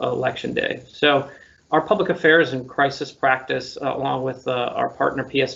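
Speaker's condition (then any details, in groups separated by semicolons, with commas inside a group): No condition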